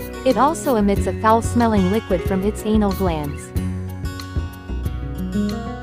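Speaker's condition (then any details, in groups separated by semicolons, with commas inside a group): No condition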